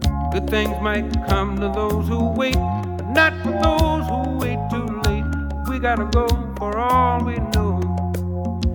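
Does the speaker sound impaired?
No.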